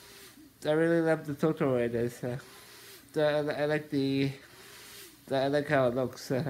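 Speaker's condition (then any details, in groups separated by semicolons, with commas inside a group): Muscular dystrophy, Duchenne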